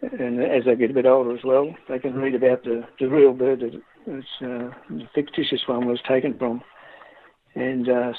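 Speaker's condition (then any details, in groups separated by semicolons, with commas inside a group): Parkinson's disease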